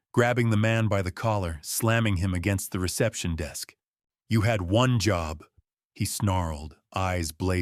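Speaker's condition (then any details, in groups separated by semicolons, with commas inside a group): No condition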